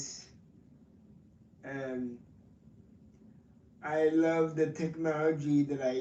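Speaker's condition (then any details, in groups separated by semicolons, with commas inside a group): Cerebral palsy; from birth, affects legs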